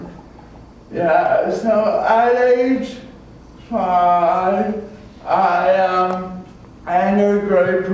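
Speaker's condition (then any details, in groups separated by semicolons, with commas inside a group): Cerebral palsy; muscle stiffness, irregular movements, birth oxygen deprivation; diagnosed 18 months; much childhood speech therapy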